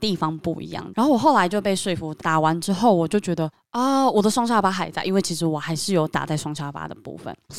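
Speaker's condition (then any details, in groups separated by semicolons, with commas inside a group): Cleft lip and palate, submucous cleft palate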